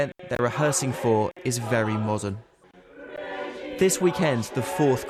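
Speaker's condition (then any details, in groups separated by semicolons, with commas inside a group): No condition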